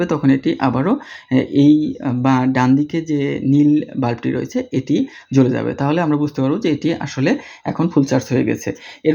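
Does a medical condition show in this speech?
No.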